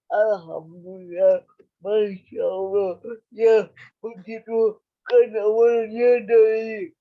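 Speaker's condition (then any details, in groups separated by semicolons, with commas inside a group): Cerebral palsy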